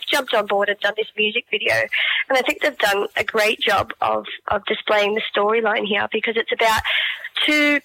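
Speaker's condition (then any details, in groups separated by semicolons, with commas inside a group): Cleft palate; congenital cleft palate, born with it, Variety children's charity support as young girl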